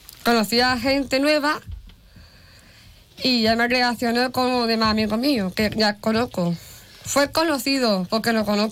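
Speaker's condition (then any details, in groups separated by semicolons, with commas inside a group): Down syndrome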